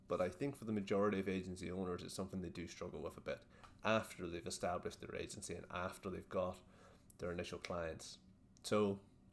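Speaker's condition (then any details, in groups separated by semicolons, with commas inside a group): No condition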